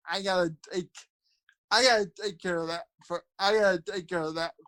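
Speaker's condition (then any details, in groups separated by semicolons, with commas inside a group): Cerebral palsy, spastic quadriplegia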